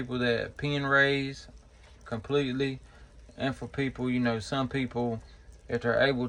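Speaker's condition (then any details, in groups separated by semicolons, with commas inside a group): No condition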